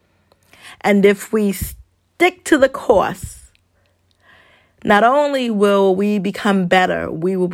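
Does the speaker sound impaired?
Yes: stuttering; lifelong stuttering; currently stutters, warns listeners of word stumbles in this recording; stumbles on words, eventually gets word out with time; here blocks.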